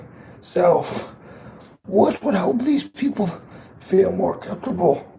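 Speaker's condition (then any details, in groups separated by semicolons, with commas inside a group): Cerebral palsy; voice audibly affected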